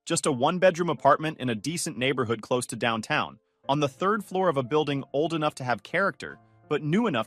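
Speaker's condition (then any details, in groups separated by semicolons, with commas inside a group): No condition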